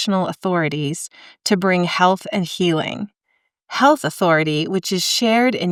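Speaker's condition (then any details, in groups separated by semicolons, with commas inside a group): No condition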